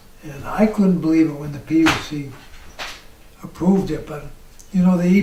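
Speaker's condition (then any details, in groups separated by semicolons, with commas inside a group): ALS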